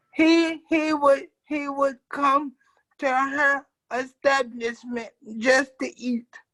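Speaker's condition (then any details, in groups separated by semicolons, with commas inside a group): Cerebral palsy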